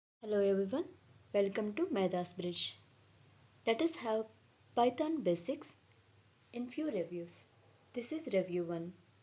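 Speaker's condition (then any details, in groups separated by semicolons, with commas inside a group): No condition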